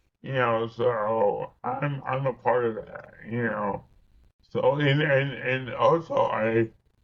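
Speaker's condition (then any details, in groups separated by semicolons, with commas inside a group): Cerebral palsy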